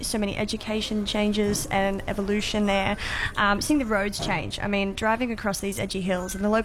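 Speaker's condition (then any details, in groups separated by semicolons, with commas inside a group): Cleft palate; congenital cleft palate, no roof of mouth, childhood support from Variety children's charity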